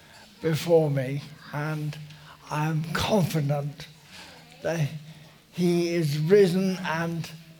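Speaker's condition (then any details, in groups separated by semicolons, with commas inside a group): Motor neurone disease; uses wheelchair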